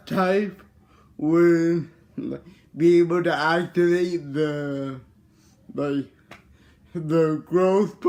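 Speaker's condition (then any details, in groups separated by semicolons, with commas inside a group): Cerebral palsy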